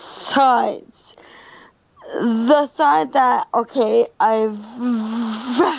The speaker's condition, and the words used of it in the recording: Stuttering. I think that very often when I see someone of the opposite sex, I do tend to stutter a lot more.